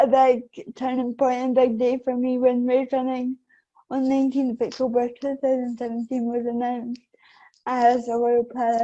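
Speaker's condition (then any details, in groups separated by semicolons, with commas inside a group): Cerebral palsy; affects balance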